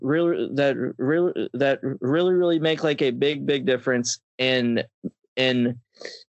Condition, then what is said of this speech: Stuttering. God, my stutter's getting the best of me tonight.